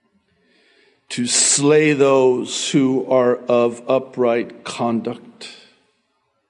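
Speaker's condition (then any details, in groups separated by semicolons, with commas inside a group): No condition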